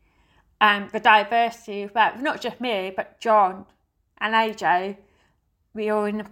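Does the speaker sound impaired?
Yes: deafness; family all hearing.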